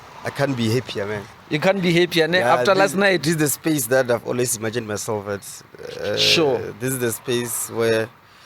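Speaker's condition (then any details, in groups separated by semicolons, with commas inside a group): No condition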